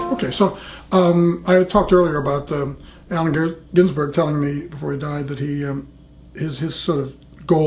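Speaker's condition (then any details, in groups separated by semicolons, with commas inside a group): No condition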